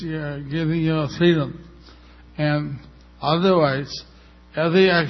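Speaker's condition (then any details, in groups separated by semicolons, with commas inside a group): Stroke with facial paralysis; undergoing therapy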